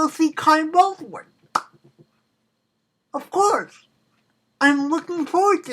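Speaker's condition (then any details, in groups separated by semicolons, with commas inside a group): Cerebral palsy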